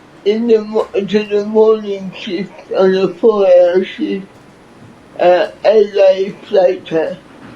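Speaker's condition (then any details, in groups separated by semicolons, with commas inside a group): Cerebral palsy; from birth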